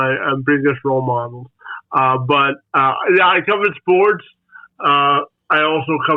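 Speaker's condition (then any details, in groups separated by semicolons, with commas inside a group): Spastic quadriplegic cerebral palsy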